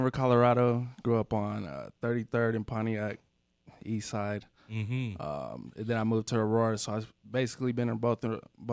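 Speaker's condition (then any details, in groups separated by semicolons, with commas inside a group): No condition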